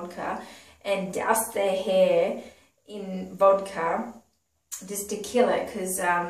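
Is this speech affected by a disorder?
No.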